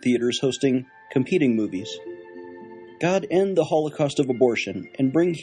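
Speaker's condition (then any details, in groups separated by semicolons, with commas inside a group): No condition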